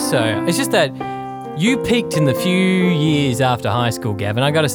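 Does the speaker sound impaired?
No.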